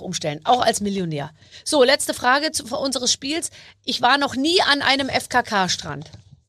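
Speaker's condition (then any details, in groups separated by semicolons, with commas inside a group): No condition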